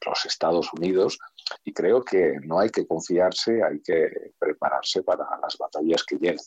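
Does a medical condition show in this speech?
No.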